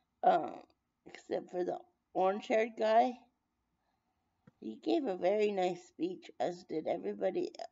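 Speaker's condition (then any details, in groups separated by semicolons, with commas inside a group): Brain injury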